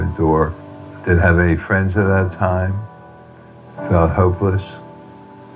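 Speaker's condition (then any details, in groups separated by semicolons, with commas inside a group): Tardive dyskinesia; antipsychotic-induced, facial puffing progressing to grimacing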